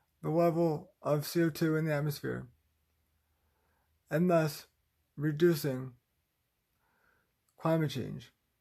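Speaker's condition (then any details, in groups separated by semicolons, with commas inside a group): Cerebral palsy, spastic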